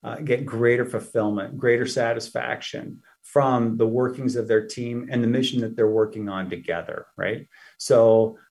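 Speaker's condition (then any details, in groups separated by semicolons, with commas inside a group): No condition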